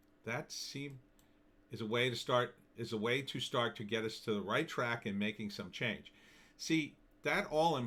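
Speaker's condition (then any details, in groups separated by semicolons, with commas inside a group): No condition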